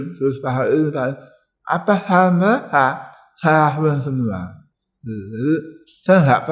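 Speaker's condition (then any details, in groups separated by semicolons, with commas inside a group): Tongue cancer; biopsy-confirmed, ECCT treatment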